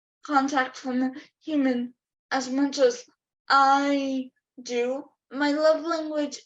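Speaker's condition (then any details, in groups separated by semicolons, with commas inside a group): Cerebral palsy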